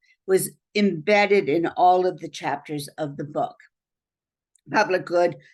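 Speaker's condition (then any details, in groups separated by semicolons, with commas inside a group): No condition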